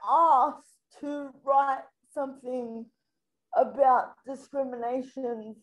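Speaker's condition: Spastic quadriplegic cerebral palsy; affects all of daily life, requires support with every aspect of daily life

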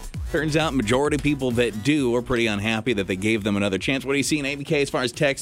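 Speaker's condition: No condition

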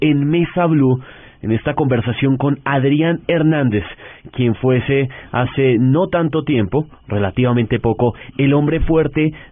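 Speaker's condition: No condition

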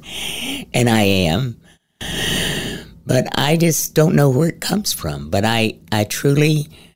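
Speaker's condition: Head and neck cancer, stage 4, into voice box

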